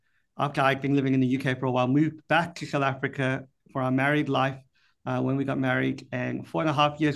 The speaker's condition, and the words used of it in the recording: Cleft palate. My ability to speak and my ability to hear, which are both impaired because of a physical disability